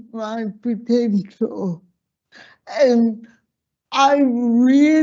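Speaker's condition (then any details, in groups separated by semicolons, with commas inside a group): Slurred speech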